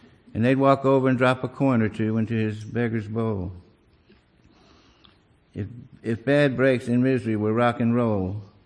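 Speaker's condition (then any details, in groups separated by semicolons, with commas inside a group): Parkinson's disease; father also had it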